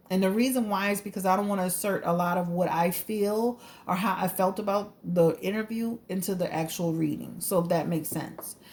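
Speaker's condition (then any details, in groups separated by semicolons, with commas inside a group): No condition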